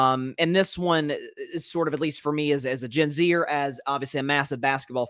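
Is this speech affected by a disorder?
No.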